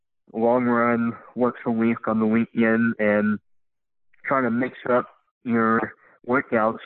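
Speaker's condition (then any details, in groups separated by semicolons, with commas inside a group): Cleft lip and palate; congenital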